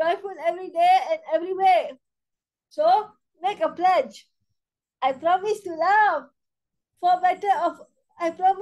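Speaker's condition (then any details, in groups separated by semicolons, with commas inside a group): Cerebral palsy spastic quadriplegia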